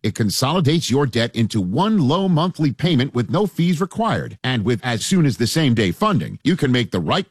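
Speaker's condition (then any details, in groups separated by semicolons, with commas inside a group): No condition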